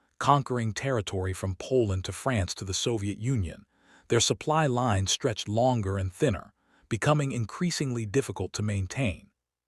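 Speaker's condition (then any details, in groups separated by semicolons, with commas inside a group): No condition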